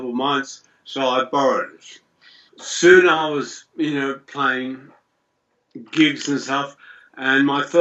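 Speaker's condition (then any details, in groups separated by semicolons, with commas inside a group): Multiple sclerosis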